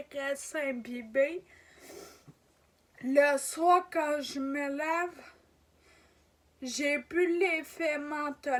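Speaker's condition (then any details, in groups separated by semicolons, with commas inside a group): Ataxia; degenerative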